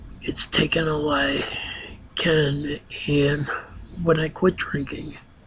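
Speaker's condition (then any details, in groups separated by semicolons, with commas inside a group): Ataxia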